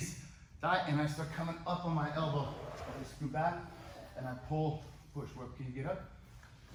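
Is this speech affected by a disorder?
No.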